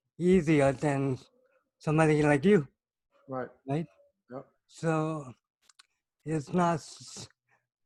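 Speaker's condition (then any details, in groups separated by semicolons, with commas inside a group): Cerebral palsy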